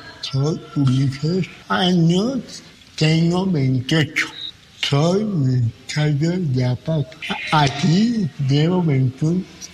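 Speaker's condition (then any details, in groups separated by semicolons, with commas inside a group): Cerebral palsy; attends APAC, Asociación Pro Personas con Parálisis Cerebral, for 21 years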